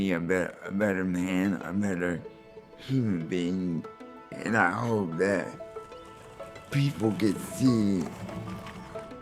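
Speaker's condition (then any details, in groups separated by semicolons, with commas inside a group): Cerebral palsy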